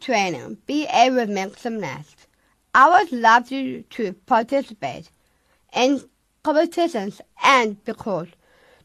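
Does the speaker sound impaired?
Yes: Down syndrome; speaks a lot slower, learns and moves slower.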